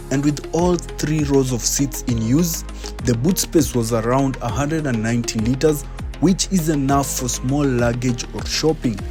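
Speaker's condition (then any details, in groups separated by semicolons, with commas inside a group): No condition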